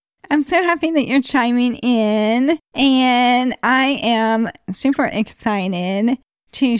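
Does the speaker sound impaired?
Yes: ALS; voice changing and declining.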